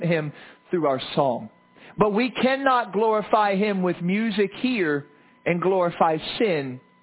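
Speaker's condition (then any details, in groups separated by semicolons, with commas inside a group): No condition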